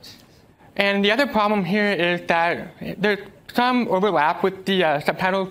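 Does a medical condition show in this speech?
Yes: deafness; uses American Sign Language.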